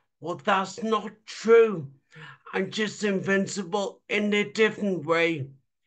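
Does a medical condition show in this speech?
Yes: traumatic brain injury.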